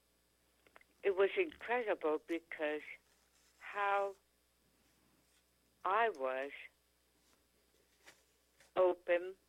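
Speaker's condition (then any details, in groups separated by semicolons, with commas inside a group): Tongue cancer; stage 4 tongue cancer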